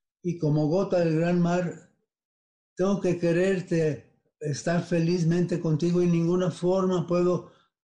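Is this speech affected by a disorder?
Yes: Parkinson's disease; onset 12 to almost 13 years ago.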